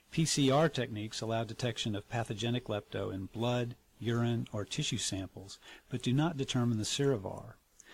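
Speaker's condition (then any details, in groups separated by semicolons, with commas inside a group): No condition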